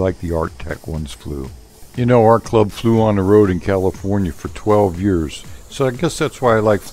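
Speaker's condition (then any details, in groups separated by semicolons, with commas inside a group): No condition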